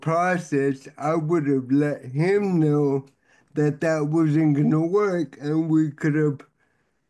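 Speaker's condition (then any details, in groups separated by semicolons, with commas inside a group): Cerebral palsy; difficulty keeping body completely still, e.g. for MRI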